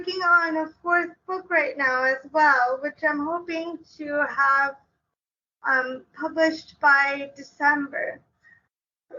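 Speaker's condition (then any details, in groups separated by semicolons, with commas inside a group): Cerebral palsy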